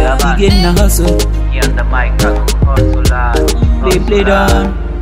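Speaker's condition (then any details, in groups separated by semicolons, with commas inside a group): No condition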